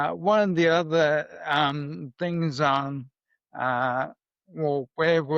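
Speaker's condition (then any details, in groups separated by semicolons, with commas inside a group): MND; clonus causing leg shaking; voice may sound shaky from clonus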